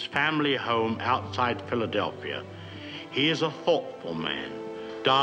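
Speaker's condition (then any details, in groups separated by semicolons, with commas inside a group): No condition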